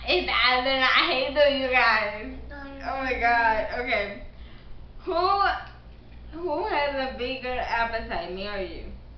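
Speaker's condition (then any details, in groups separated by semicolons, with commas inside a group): Cerebral palsy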